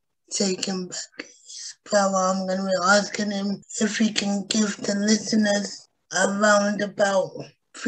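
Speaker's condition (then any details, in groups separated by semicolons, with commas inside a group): Cerebral palsy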